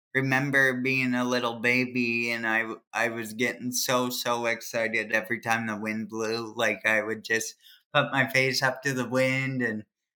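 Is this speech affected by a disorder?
Yes: cerebral palsy; plant work at MacArthur's nursery as therapy for hand movements and writing.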